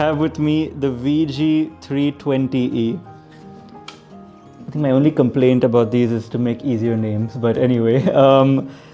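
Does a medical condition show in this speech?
No.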